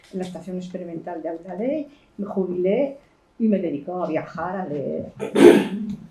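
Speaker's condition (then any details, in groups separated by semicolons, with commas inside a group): No condition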